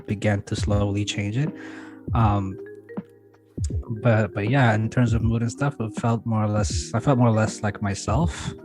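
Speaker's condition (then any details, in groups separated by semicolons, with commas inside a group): No condition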